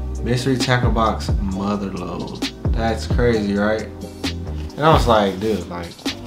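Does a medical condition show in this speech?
No.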